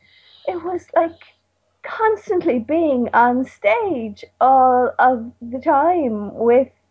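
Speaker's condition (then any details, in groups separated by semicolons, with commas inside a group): Stuttering; covert stutter, extremely covert, hid stuttering with tricks, often appeared not to stutter, fluency at huge cost; still a bit covert, uses tricks sometimes, attends self-help group, did week-long intensive course; little overt stuttering; prolonged sounds, blocks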